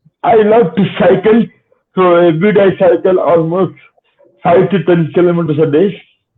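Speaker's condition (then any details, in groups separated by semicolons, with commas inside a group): Cerebral palsy; spastic type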